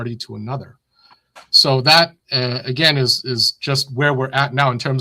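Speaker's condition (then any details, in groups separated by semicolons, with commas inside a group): No condition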